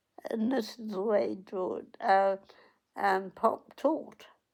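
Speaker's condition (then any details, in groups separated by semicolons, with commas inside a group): Cerebral palsy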